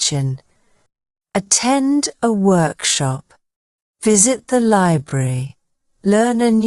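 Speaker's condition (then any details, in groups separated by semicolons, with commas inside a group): No condition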